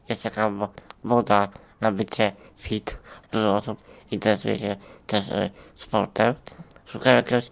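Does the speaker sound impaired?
Yes: spinal muscular atrophy, type 1; spinal muscular atrophy type one, formerly drove electric wheelchair alone, unable for about nine years; age 29, hands increasingly weak, needs non-refunded cough assist device.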